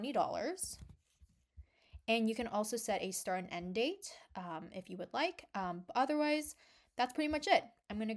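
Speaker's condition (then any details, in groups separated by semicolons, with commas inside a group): No condition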